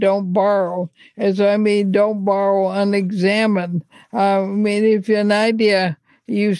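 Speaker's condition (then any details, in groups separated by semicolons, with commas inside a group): ALS; speech noticeably affected right away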